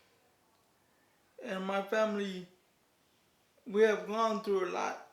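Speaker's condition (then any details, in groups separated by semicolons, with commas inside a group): Cerebral palsy; declined offered surgery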